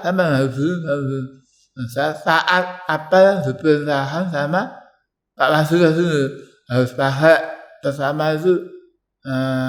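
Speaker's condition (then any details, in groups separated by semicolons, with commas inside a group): Tongue cancer; biopsy-confirmed, ECCT treatment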